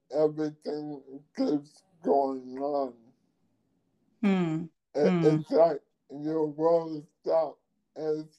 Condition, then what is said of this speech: ALS (motor neuron disease). So if you hear him slurging to speak and he's speaking very slowly, is the reason why.